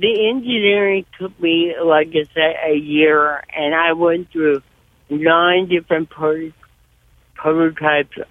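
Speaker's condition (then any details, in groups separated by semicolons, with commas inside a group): Cerebral palsy; severe cerebral palsy from birth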